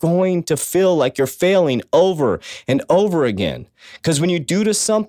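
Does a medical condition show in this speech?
No.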